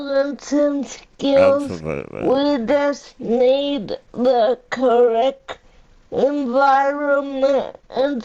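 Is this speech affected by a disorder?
Yes: cerebral palsy; powerchair user.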